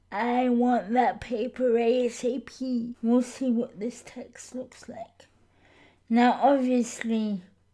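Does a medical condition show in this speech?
Yes: cerebral palsy.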